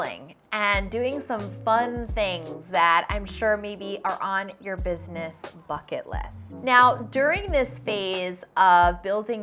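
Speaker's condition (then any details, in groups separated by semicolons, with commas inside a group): No condition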